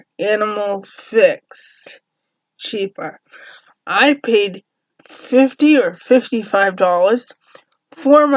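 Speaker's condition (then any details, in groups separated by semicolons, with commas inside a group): Cerebral palsy; uses a cane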